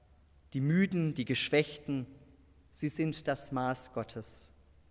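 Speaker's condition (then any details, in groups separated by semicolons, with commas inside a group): No condition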